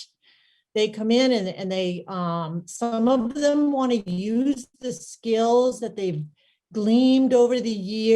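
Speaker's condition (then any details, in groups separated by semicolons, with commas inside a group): No condition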